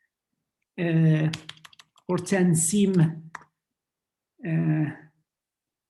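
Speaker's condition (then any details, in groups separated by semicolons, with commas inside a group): No condition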